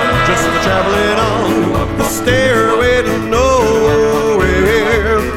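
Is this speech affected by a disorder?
No.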